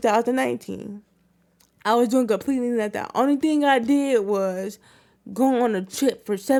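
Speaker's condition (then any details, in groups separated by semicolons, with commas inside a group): Cerebral palsy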